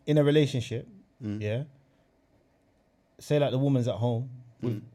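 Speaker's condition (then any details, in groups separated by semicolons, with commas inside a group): No condition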